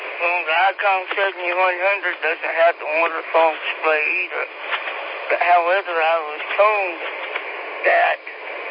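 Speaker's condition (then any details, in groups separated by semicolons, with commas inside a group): Speech impediment; still talks on ham radio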